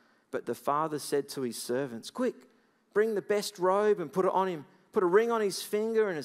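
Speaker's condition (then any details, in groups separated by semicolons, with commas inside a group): No condition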